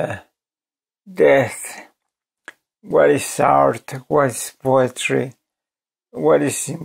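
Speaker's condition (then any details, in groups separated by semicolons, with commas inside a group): ALS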